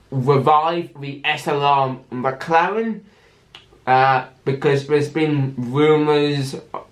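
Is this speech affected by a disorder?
Yes: cerebral palsy with stammer.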